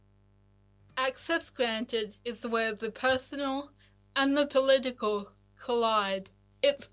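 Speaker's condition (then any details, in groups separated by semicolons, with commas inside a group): Cerebral palsy; present from birth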